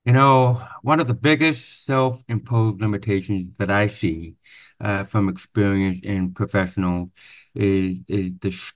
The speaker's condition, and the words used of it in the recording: Deafness. If you haven't noticed already, I have a different accent.